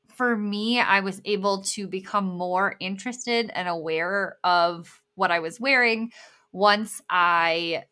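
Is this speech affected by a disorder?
Yes: bilateral cleft lip and palate; congenital.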